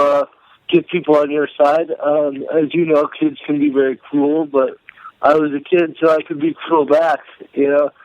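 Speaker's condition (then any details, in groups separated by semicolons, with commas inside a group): Cerebral palsy; may sound drunk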